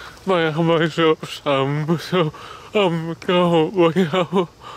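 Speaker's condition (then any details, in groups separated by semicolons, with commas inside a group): Cerebral palsy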